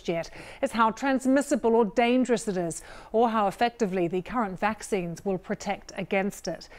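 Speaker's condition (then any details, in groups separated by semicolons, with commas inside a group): No condition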